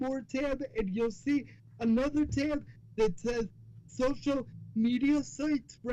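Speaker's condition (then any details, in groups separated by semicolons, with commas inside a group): Cerebral palsy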